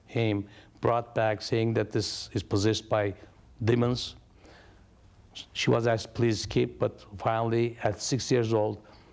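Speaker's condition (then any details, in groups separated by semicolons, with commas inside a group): No condition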